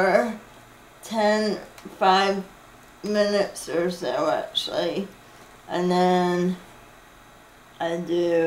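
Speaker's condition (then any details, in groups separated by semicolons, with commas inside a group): Cerebral palsy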